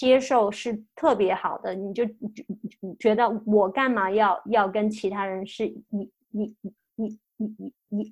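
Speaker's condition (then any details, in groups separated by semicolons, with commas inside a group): Stuttering; stuttering since childhood, grew up without other people who stutter; fear and distress after stuttering worsen own stutter; repeated sounds, prolonged sounds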